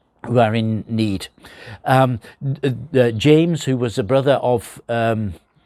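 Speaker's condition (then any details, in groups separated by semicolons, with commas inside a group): No condition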